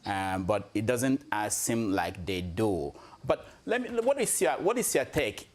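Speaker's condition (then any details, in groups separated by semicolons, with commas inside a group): No condition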